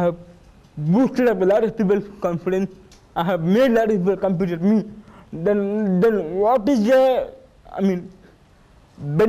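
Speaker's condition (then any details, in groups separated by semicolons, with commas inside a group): Cerebral palsy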